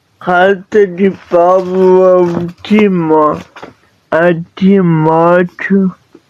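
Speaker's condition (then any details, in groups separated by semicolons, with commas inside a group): Paralysis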